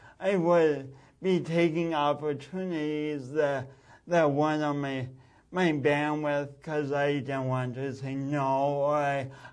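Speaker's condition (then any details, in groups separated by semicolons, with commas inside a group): Speech impediment from birth oxygen loss; born a few weeks early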